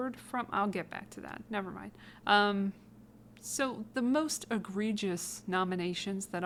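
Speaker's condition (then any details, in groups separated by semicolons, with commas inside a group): No condition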